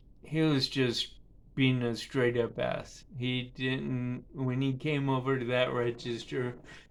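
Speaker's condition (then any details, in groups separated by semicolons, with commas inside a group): Cerebral palsy; affects speech and balance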